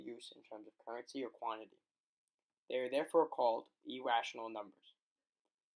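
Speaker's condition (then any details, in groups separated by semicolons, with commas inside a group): No condition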